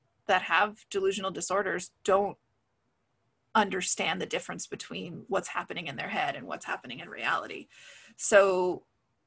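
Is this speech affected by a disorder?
No.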